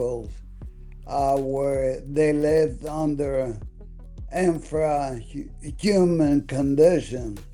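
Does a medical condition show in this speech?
Yes: ALS.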